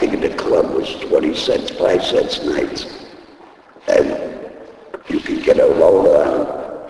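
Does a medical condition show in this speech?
Yes: laryngectomy; device placed in throat.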